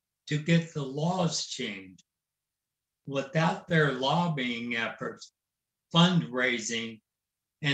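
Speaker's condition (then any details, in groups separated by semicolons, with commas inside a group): ALS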